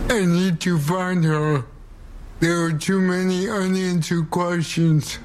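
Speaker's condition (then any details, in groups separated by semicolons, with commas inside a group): Cerebral palsy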